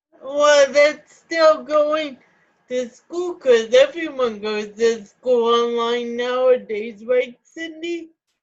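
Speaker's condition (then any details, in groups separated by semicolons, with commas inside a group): Cerebral palsy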